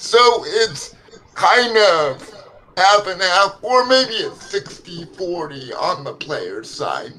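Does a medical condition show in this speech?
Yes: cerebral palsy; legs affected.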